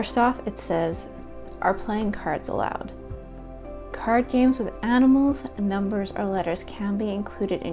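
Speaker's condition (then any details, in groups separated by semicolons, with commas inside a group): No condition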